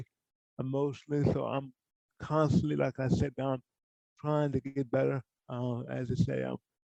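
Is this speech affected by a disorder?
Yes: cerebral palsy; from birth, poor hand use.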